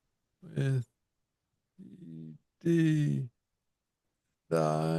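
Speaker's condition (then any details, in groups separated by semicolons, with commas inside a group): Parkinson's disease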